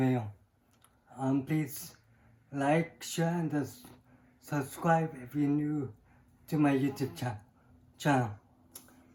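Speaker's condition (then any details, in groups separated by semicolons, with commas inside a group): Cerebral palsy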